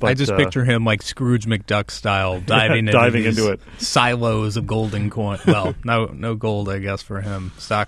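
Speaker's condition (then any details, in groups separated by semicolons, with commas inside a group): No condition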